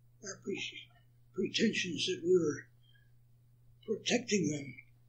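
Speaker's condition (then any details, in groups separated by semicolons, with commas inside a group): Parkinson's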